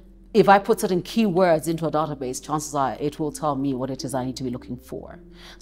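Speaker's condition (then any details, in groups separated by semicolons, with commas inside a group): No condition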